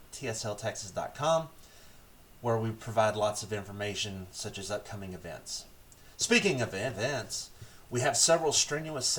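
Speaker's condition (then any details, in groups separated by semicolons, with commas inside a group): No condition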